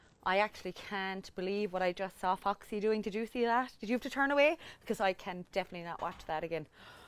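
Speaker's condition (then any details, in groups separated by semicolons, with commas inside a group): No condition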